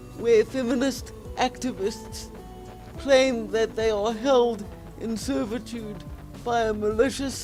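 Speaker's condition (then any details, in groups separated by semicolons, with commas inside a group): Quadriplegic cerebral palsy, severe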